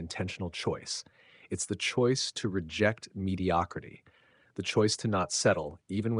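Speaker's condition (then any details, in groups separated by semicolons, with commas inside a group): No condition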